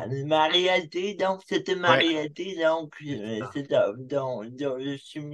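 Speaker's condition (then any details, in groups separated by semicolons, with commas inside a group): Cerebral palsy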